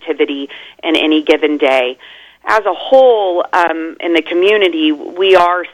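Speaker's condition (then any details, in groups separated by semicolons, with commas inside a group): No condition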